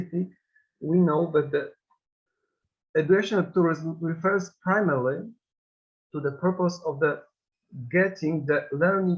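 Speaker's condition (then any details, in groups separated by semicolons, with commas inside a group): No condition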